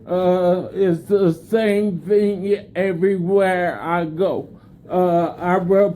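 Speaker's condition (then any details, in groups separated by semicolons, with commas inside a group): Cerebellar degeneration and ataxia; slow speech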